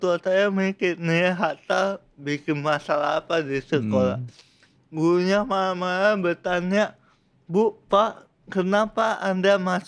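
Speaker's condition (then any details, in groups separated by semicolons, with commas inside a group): Cerebral palsy; from birth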